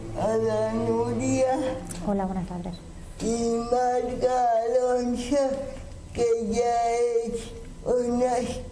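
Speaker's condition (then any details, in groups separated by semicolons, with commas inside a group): Cerebral palsy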